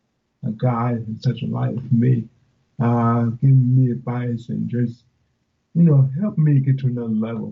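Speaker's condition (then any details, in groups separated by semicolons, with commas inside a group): Cerebral palsy; affects speech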